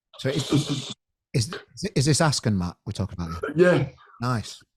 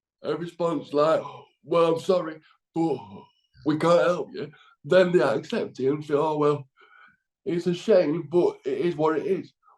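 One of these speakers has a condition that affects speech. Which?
The second: cerebral palsy; left side affected, weak left arm, cannot walk, from birth; needs daily support.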